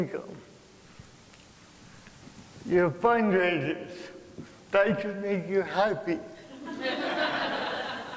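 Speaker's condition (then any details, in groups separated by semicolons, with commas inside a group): Cerebral palsy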